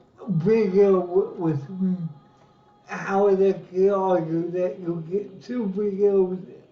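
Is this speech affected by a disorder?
Yes: cerebral palsy; lifelong.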